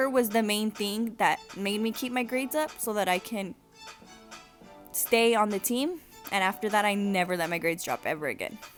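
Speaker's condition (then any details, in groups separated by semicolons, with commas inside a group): No condition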